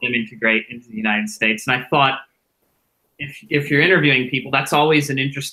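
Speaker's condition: No condition

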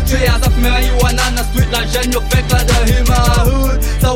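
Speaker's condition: No condition

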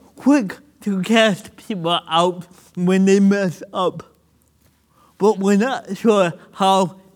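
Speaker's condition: Cerebral palsy; occupational therapy

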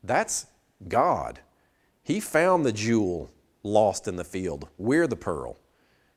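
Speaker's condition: No condition

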